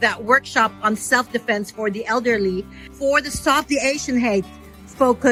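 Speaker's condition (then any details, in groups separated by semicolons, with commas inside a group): No condition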